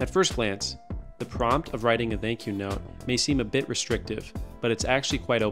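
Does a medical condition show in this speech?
No.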